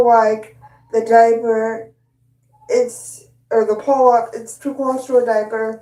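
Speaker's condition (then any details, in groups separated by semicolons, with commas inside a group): Cerebral palsy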